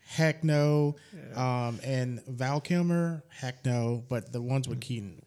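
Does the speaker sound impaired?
No.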